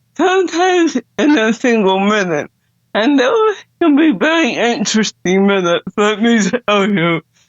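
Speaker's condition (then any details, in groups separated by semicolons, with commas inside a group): Cerebral palsy; present from birth; uses AAC device when speech muscles tire; hard to understand, speaking tires muscles, high effort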